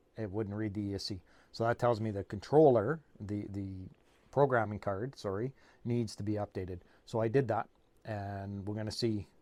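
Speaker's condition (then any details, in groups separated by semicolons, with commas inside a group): No condition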